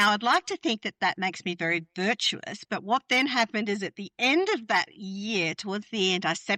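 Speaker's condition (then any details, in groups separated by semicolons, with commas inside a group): No condition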